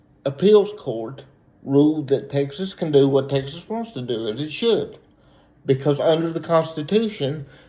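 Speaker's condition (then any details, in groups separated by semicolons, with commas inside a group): Cerebral palsy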